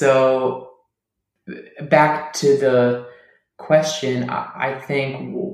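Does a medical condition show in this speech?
Yes: stuttering; not caused by nervousness; stutters openly; learning to let it out; here prolonged sounds.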